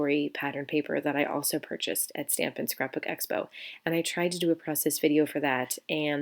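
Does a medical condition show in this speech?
No.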